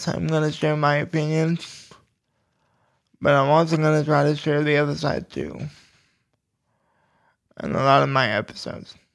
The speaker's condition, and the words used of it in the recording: Cerebral palsy. For me, I got a low voice when you see me in